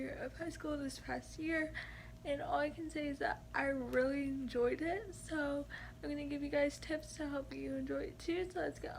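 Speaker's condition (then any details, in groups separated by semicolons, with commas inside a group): Cerebral palsy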